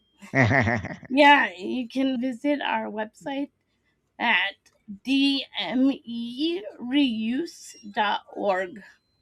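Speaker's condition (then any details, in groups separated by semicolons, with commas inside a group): Cerebral palsy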